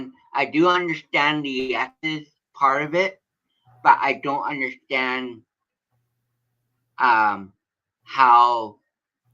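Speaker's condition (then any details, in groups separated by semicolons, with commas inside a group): Cerebral palsy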